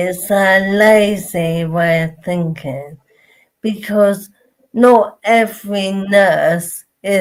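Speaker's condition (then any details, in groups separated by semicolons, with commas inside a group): Motor neurone disease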